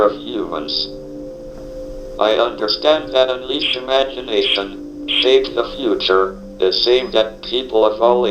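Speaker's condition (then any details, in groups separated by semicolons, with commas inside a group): ALS, speech-generating device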